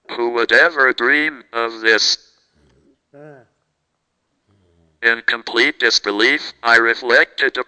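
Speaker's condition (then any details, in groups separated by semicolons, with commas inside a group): Cerebral palsy, speech-generating device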